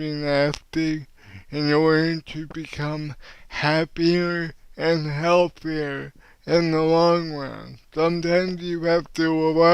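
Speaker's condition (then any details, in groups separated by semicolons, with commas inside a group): Cerebral palsy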